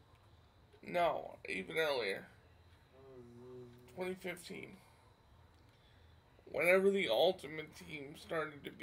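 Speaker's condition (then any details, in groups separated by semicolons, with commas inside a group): Cerebral palsy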